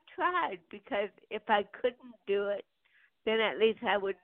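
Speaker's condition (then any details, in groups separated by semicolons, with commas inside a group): Cerebral palsy; birth onset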